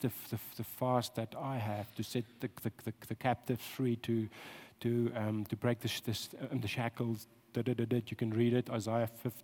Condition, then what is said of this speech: Stuttering. I talk long because I stutter, so I'm legally I can.